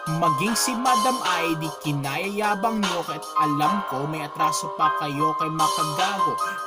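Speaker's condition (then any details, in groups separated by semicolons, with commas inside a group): No condition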